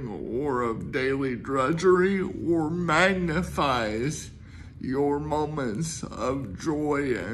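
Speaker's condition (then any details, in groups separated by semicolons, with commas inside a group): Cerebral palsy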